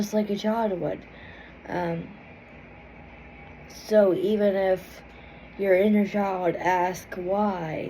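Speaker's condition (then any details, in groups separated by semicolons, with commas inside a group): Cerebral palsy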